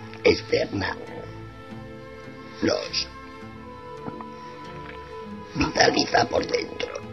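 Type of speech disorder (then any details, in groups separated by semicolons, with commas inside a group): Oesophageal speech; laryngectomy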